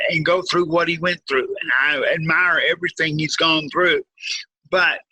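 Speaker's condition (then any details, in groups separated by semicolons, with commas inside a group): Cerebral palsy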